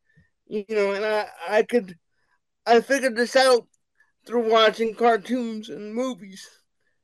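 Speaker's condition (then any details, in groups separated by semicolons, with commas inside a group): Cerebral palsy; speech recognition software produces nonsense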